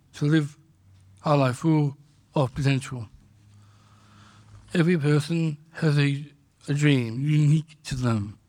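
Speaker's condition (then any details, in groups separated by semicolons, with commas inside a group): Down syndrome; congenital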